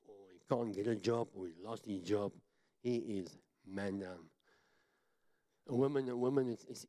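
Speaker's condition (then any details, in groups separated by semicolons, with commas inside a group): Cleft palate; congenital, tongue grown into palate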